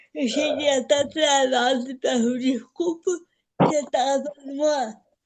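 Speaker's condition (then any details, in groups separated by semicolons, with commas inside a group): Cerebral palsy; from birth, delivery problems, affects balance for walking and speaking; moderate severity; affects speech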